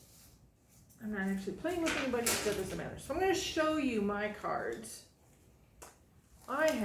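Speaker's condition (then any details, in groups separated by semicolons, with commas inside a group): No condition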